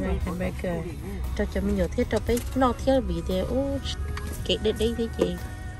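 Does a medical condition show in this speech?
No.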